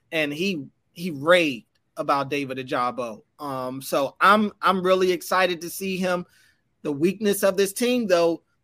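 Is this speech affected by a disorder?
No.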